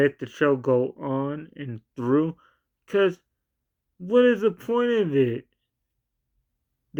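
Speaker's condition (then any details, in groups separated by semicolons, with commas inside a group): Cerebral palsy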